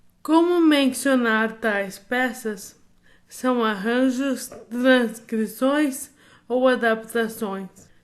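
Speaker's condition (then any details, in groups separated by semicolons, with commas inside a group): Amyotrophic lateral sclerosis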